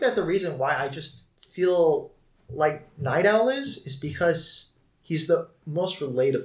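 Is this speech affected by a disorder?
No.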